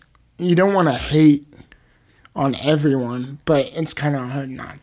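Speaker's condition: Cerebral palsy, spastic

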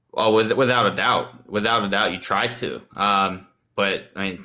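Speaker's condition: No condition

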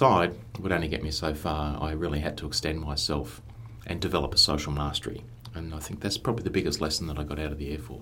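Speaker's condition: No condition

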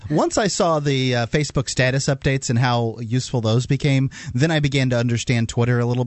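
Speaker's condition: No condition

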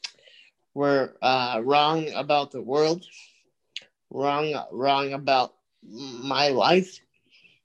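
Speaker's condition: Cerebral palsy; multiple surgeries since infancy

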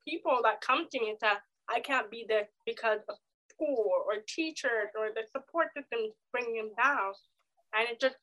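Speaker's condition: Deafness; diagnosed at age 4, had IEP in middle and high school; age 24

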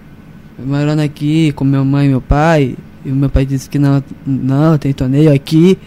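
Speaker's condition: Down syndrome; genetic, present from birth, recognized soon after birth; 18 years old, turning 19

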